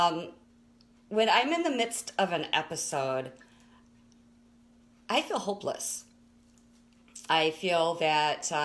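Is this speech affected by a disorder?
No.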